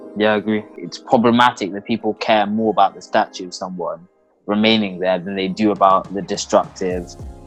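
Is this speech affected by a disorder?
No.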